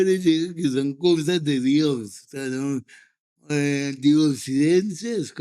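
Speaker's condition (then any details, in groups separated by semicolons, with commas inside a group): Cerebral palsy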